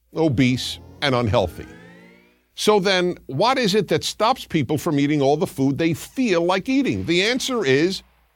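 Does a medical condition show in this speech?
No.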